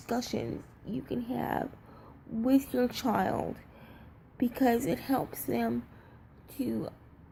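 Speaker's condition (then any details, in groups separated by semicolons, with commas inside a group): Cerebral palsy, triplegia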